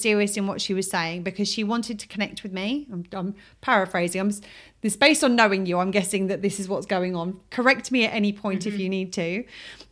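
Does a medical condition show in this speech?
No.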